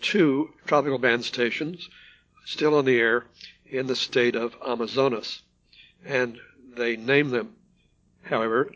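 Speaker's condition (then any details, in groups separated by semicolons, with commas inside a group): No condition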